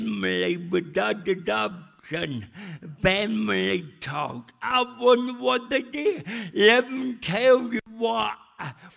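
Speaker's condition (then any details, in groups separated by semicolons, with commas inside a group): Cerebral palsy; speech still affected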